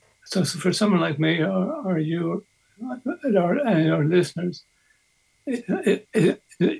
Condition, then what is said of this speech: Parkinson's disease. Well, and I apologise to everybody for my voice, but Parkinson's has hurt my voice dramatically.